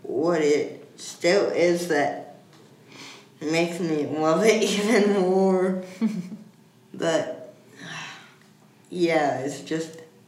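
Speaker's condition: Cerebral palsy; diagnosed around 40 months, ongoing hippotherapy, therapy at children's rehabilitation institute (CRIT)

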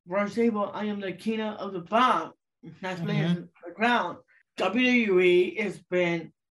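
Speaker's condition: Down syndrome; adult of 25

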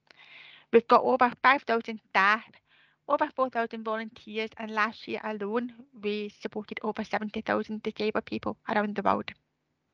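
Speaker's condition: Deafness; speech sometimes affected

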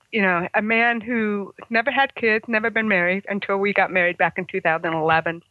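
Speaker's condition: Congenital hearing loss; about 75% hearing loss

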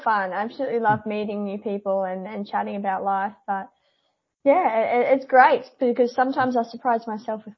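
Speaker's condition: Cleft palate; more singing control

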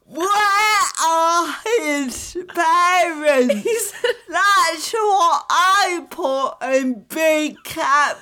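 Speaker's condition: Cerebral palsy; disability known by age 2.5

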